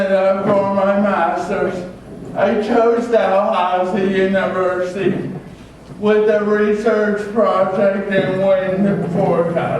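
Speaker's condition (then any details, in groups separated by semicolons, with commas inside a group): Cerebral palsy; much childhood speech therapy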